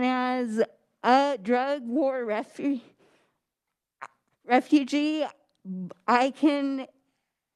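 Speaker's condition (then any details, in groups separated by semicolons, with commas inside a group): Cerebral palsy; spasticity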